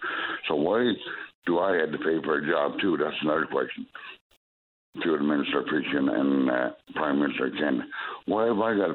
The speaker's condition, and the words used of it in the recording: Stroke. I can bear with me because I talk on a slur sometimes because I had a stroke.